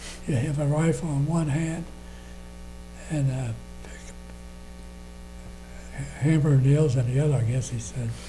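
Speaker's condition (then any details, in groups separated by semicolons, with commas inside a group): Parkinson's disease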